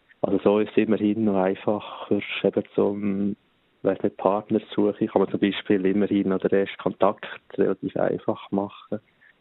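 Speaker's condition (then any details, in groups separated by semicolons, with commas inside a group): No condition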